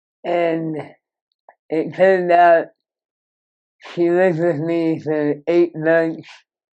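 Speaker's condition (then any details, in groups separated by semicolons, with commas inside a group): Moebius syndrome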